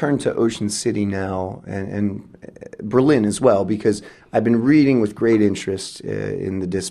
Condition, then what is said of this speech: None; typical speech.